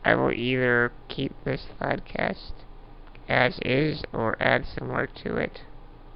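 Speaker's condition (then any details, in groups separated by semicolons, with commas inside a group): Duchenne muscular dystrophy; uses Dragon naturally speaking voice recognition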